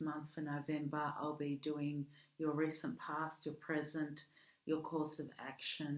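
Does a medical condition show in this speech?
No.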